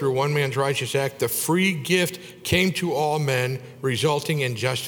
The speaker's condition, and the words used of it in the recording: No condition.